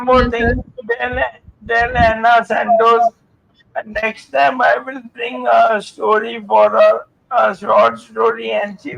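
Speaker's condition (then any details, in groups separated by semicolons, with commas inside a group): Amyotrophic lateral sclerosis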